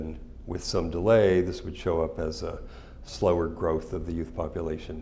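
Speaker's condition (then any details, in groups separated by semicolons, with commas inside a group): No condition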